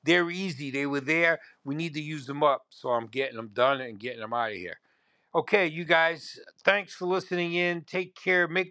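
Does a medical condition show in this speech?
No.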